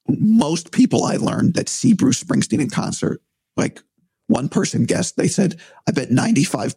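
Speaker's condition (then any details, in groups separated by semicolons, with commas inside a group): Vocal cord surgery; long search for diagnosis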